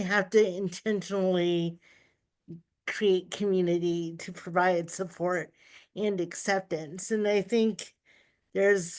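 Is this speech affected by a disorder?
Yes: cerebral palsy; uses power wheelchair.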